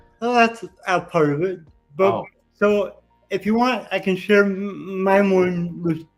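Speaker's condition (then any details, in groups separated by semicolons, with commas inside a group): Cerebral palsy; affects whole body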